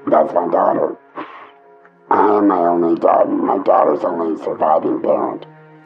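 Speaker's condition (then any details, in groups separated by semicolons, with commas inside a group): Laryngectomy; stage 4 laryngeal cancer, large larynx tumor, total laryngectomy, voice prosthesis, onset at 47, lifelong smoker; after emergency voice box removal and prosthesis surgeries, speaks through neck stoma; voice not normal, speaks through neck stoma via prosthesis, earlier hoarseness, breathing and swallowing difficulty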